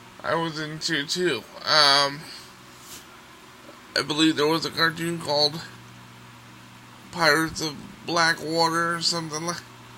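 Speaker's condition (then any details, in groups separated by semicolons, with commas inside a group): Cerebral palsy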